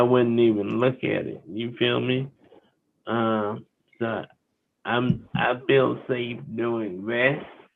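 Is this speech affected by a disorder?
Yes: cerebral palsy; wheelchair user.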